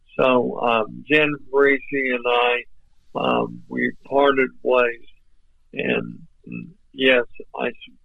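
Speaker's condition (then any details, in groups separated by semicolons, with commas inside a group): ALS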